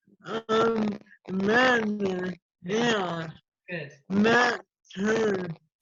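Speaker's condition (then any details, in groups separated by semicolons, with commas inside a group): ALS; symptoms vary daily; slower tongue, adequate breath support, voice fluctuates with energy, changed over five years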